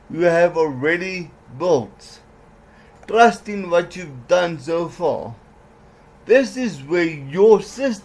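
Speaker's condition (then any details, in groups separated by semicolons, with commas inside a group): Cerebral palsy; worse when mouth tires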